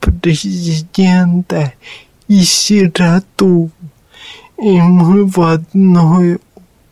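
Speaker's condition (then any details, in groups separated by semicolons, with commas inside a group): Cerebral palsy; since birth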